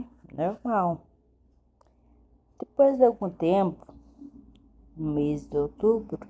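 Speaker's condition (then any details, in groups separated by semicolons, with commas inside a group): Cerebellar ataxia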